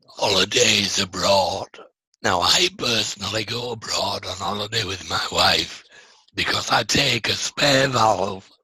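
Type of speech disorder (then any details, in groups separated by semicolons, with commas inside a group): Speech with a voice prosthesis; laryngectomy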